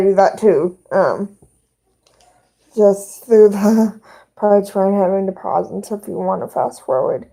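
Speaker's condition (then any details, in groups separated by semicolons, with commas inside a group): Cerebral palsy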